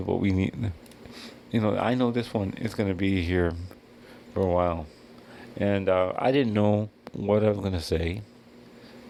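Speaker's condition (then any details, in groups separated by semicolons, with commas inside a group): Cerebral palsy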